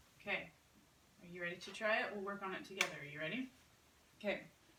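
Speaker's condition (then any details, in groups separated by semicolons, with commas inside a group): No condition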